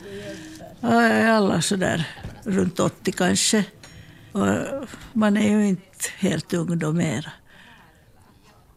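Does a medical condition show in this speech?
Yes: Parkinson's disease; slightly shaky, very clumsy fumbling hands; hands too clumsy for fine ceramic work, makes only small bowls.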